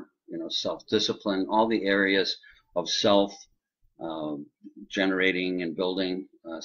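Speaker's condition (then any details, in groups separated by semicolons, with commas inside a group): No condition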